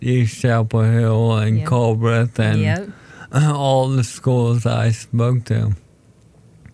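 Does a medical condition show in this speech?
Yes: ALS; diagnosed almost 4 years ago.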